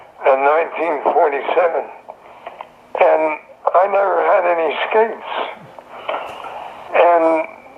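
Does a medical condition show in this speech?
Yes: throat cancer; survivor.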